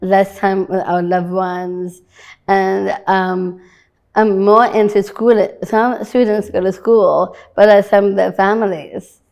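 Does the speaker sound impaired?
Yes: Down syndrome.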